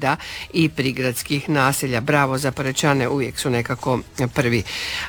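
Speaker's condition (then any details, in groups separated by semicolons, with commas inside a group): No condition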